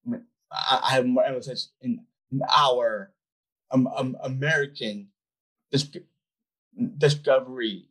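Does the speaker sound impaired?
Yes: Down syndrome; public speaker.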